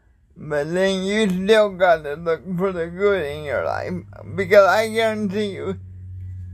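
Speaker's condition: Cerebral palsy

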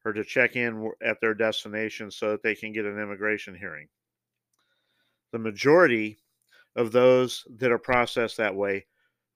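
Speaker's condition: No condition

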